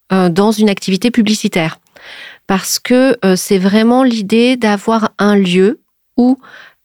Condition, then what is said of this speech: No condition.